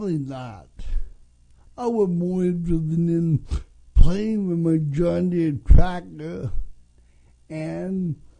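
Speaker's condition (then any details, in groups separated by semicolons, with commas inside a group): Cerebral palsy; eight years special placement therapy: walking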